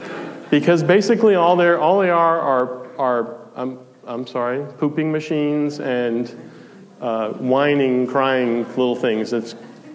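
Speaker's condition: No condition

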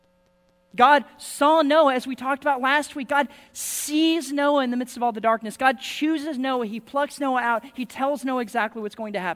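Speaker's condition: No condition

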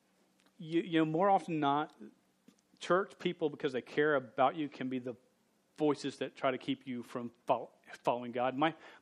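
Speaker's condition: Stutter; stutter since age 5, persisted through teenage years, no successful fix; not fully fluent, stuttered on own name as teenager; repeated sounds

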